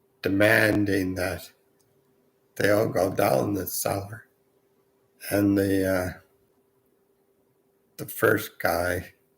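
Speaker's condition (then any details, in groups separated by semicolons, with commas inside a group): Multiple sclerosis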